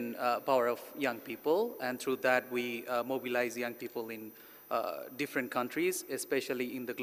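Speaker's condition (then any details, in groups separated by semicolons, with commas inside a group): No condition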